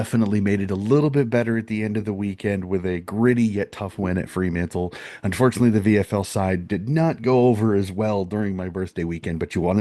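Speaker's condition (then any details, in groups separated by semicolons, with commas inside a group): No condition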